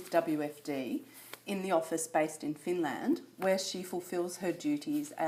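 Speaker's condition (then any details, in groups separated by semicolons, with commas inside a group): No condition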